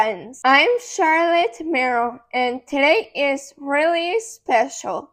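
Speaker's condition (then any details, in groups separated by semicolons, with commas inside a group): Cerebral palsy; hard to talk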